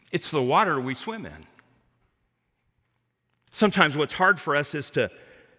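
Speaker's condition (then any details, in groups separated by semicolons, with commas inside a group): No condition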